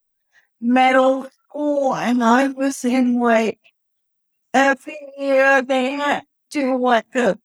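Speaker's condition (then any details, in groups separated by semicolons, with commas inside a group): Cerebral palsy; born premature at about 3 pounds, wheelchair user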